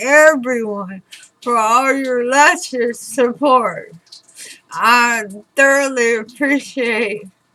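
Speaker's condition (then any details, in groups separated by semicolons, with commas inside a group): Throat cancer radiation damage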